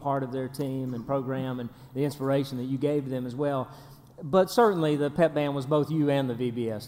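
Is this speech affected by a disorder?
No.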